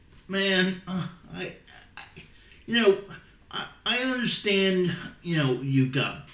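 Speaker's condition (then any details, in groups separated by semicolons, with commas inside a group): Cerebral palsy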